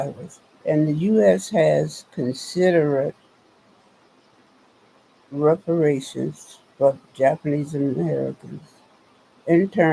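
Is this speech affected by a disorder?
Yes: spinal neurosarcoidosis.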